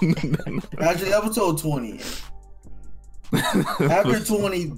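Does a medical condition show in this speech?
No.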